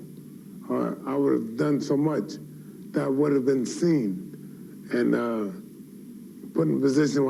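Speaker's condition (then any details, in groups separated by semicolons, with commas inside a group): Parkinson's syndrome; no tremor; sometimes slurred speech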